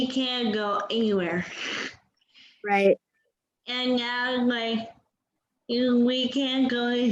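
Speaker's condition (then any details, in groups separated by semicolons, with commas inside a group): Cerebral palsy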